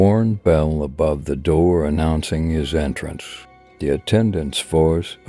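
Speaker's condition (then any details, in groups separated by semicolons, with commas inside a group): No condition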